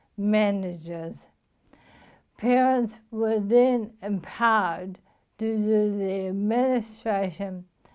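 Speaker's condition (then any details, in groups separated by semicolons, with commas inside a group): Motor neuron disease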